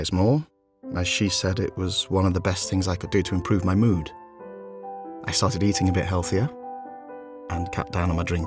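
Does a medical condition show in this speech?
No.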